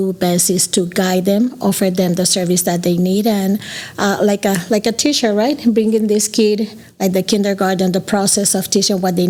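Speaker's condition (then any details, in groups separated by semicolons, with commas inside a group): No condition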